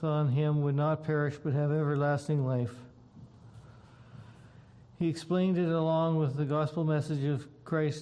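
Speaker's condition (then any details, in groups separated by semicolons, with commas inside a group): Parkinson's disease; damaged brain area no longer produces dopamine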